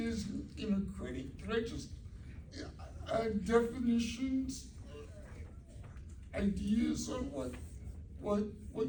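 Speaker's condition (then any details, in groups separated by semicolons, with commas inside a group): Cerebral palsy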